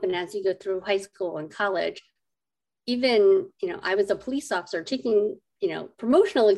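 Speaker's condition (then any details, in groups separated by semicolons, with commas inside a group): Cleft lip and palate; congenital cleft lip and palate, 25 surgeries; adult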